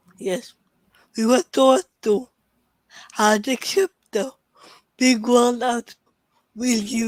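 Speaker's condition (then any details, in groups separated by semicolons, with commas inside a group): Cerebral palsy; speech often hard to understand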